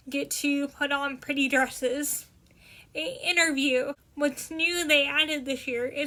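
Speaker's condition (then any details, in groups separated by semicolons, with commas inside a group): Cerebral palsy, spastic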